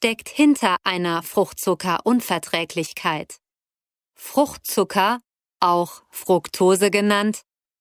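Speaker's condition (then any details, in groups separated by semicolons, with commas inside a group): No condition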